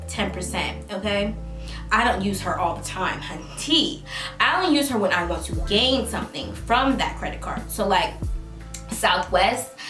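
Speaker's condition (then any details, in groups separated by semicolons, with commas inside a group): No condition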